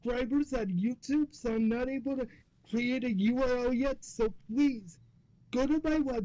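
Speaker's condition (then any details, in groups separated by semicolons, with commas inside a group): Cerebral palsy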